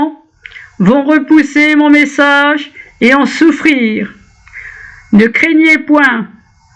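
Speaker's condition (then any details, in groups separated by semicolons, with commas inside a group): No condition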